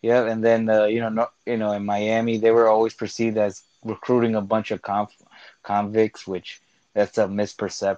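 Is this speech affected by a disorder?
No.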